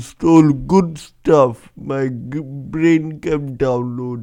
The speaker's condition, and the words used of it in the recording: Cerebral palsy. When people meet me for the first time, they always ask, "Are you drunk?"